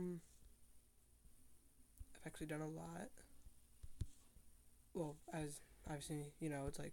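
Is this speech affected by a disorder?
No.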